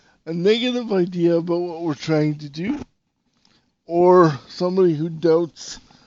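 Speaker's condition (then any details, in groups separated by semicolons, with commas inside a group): Cerebral palsy; power wheelchair user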